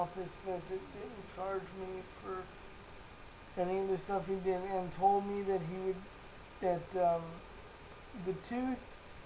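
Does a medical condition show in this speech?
Yes: cerebral palsy.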